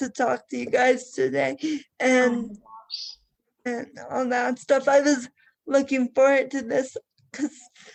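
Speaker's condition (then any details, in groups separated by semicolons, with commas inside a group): Cerebral palsy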